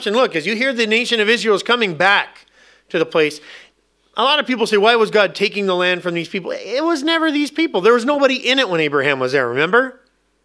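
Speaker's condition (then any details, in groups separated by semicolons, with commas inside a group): No condition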